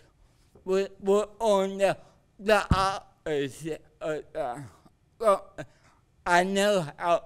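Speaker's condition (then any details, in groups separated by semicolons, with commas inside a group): Cerebral palsy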